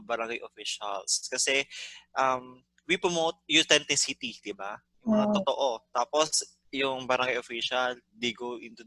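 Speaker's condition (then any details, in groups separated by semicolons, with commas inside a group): No condition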